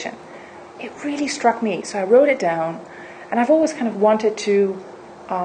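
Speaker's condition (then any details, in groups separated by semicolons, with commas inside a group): No condition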